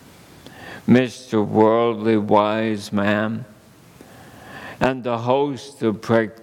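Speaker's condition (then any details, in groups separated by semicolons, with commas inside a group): ALS; under neurologist care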